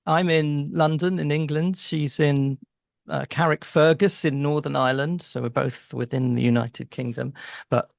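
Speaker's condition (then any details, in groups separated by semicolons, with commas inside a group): No condition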